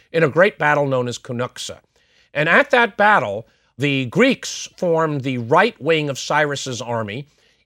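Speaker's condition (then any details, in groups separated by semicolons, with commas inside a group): No condition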